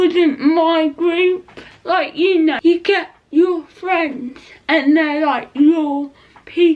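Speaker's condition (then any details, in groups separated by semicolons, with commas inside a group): Cerebral palsy; not quadriplegic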